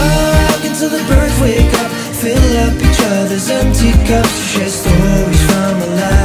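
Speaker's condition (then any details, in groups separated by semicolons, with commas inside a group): No condition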